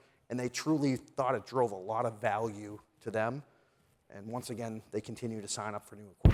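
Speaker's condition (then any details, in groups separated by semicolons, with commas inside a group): No condition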